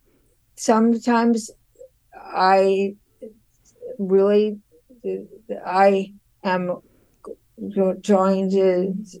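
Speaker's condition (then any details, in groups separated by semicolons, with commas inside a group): Aphasia; aphasia from severe stroke that nearly killed her, right side paralyzed, 3 years regaining independence; no speech at all right after stroke, now trouble saying intended words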